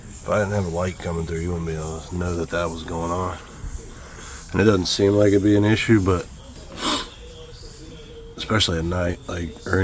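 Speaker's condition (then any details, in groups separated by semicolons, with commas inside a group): No condition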